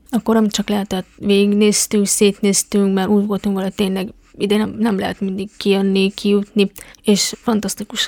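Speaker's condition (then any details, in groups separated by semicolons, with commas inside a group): Deafness; congenital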